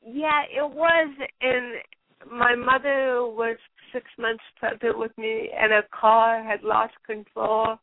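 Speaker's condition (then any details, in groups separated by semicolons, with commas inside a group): Cerebral palsy; since birth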